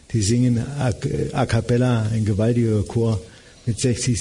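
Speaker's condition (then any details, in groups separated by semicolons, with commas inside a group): Parkinson's disease; reduced mobility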